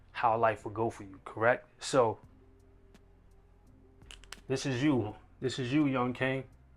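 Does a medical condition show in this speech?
No.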